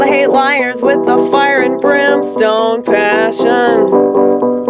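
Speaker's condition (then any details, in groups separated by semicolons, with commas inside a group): No condition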